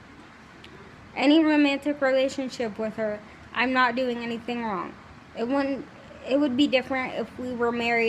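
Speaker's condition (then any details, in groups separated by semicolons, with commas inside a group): Cerebral palsy, severe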